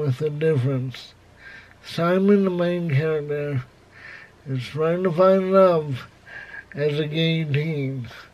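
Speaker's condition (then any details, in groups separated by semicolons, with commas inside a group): Cerebral palsy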